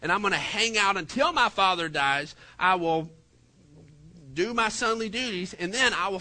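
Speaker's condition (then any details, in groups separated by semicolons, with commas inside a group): No condition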